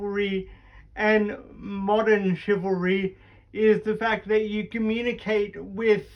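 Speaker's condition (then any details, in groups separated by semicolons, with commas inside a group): Cerebral palsy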